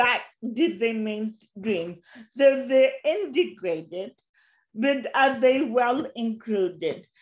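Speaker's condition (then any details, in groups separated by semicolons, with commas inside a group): Cerebral palsy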